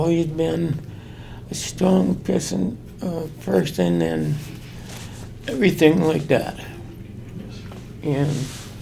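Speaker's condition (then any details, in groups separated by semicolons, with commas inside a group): Traumatic brain injury; struggles to tell story, hard to tie together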